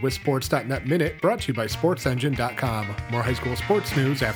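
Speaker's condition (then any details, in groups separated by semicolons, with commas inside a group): No condition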